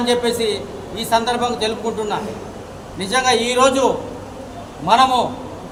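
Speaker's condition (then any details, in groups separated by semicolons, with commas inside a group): No condition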